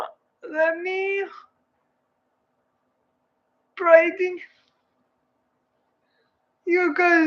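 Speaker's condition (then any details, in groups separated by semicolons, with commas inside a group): Cerebral palsy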